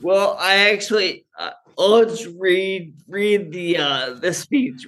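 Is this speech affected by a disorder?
Yes: Friedreich's ataxia; genetic neurodegenerative movement disorder; cannabis for symptoms, neuropathic pain, muscle relaxing, sleep, ataxia worse when not well rested.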